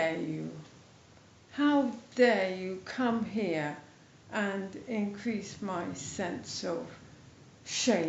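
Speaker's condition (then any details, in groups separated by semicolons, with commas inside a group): MND, mild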